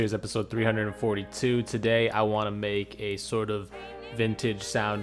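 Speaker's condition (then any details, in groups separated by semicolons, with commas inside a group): No condition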